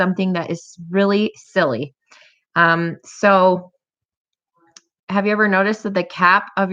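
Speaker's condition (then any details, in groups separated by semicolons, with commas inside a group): No condition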